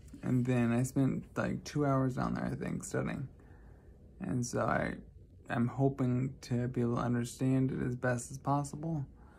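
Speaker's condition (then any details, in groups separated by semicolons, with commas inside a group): Traumatic brain injury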